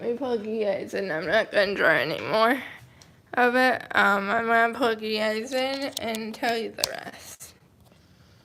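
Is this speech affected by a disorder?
Yes: cerebral palsy, mild.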